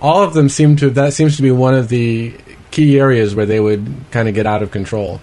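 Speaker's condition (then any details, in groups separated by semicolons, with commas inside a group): No condition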